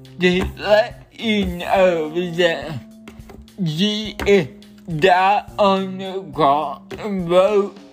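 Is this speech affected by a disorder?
Yes: cerebral palsy.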